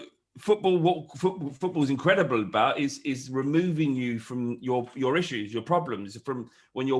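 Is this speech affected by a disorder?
No.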